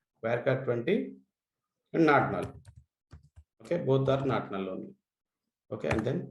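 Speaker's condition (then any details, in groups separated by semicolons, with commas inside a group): No condition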